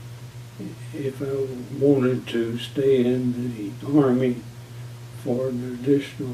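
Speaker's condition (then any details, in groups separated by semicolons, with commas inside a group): Parkinson's disease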